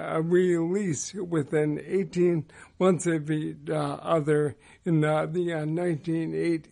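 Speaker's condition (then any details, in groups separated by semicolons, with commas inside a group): ALS; slower progression than most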